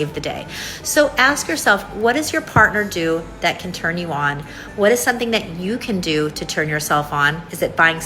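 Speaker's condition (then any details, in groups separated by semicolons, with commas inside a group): No condition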